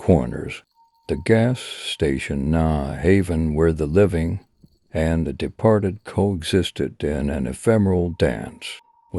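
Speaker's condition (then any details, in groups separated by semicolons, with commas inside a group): No condition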